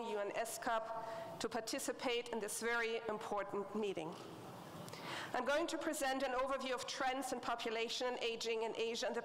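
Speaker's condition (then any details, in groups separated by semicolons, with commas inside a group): No condition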